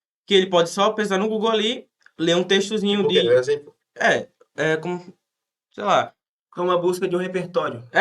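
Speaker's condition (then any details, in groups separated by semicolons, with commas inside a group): No condition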